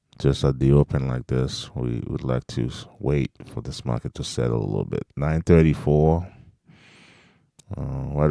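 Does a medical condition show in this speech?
No.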